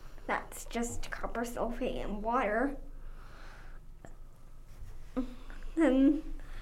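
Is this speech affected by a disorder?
Yes: cerebral palsy; Botox then SDR by Dr. Parks for spasms, physio intensive with Beck at 4, poor fine motor; legs affected, cannot walk without support, mainly uses walker, wheelchair use reduced.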